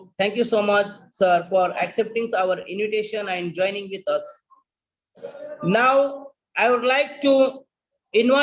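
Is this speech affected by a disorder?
No.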